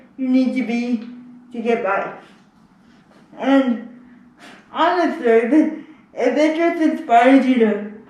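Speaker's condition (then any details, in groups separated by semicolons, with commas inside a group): Spastic cerebral palsy; uses wheelchair; can speak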